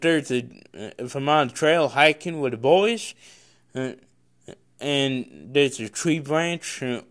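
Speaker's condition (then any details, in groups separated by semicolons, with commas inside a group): Cerebral palsy; congenital, no known medical cause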